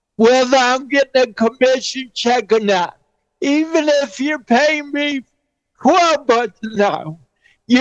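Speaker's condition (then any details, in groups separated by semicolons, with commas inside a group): Cerebral palsy; present since birth; 49 years with condition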